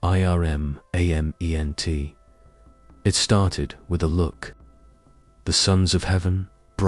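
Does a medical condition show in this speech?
No.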